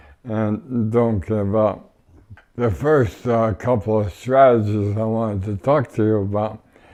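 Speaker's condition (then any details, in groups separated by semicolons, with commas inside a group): ALS; no tracheostomy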